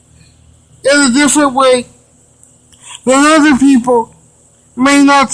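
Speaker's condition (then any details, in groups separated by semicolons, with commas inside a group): Cerebral palsy; limited use of the hands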